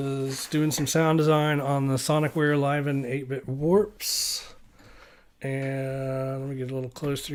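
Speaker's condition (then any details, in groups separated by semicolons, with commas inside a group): No condition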